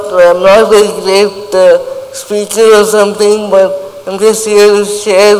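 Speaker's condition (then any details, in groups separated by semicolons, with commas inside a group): Cerebral palsy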